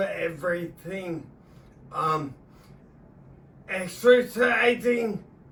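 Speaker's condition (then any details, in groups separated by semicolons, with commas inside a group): Acquired cerebellar ataxia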